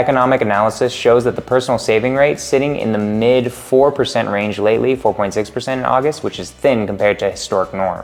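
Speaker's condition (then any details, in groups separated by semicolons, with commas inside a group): No condition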